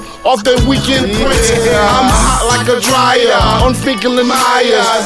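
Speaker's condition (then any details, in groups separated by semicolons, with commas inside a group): No condition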